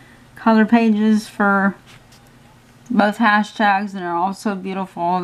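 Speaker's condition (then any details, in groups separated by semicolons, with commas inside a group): Cerebral palsy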